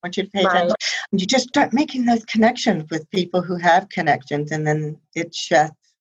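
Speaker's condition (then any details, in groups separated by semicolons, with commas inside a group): Profound hearing loss; congenital profound hearing loss, mostly higher frequencies, hearing aids tried repeatedly but never worked well enough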